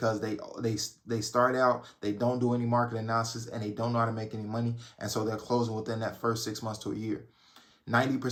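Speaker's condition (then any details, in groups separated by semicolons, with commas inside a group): No condition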